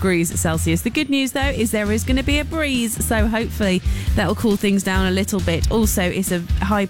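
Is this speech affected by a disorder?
No.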